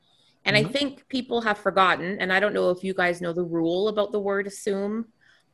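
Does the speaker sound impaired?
No.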